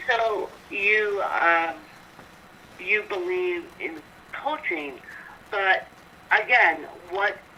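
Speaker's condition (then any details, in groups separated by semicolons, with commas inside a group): Cerebral palsy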